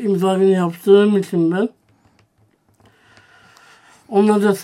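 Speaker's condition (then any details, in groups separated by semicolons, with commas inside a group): Down syndrome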